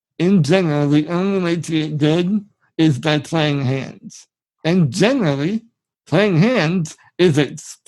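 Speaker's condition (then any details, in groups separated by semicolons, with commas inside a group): Spinal muscular atrophy; genetic, from birth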